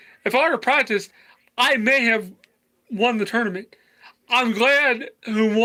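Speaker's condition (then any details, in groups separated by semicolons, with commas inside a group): Cerebral palsy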